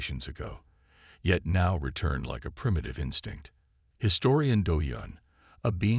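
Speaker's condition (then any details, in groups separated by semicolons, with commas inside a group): No condition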